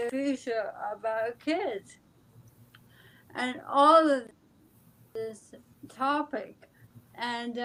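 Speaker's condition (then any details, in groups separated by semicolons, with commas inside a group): ALS; speech affected but still understandable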